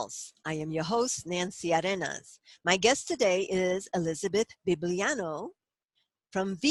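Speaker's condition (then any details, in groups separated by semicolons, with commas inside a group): No condition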